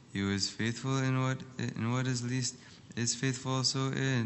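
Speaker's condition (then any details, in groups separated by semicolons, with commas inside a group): No condition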